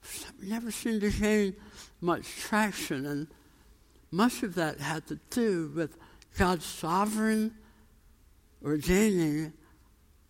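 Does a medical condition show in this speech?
Yes: tongue cancer, jaw reconstruction; radiation-treated tongue cancer, jaw osteoradionecrosis, jaw transplant in Miami, mandible bone graft, titanium implants; about 13 years since tongue cancer, healing after implant surgery, permanent teeth not yet affixed.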